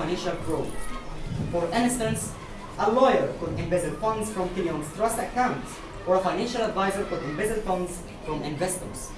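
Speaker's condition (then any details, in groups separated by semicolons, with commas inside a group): No condition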